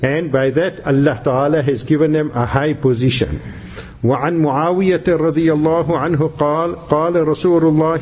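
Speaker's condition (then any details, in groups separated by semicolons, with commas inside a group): No condition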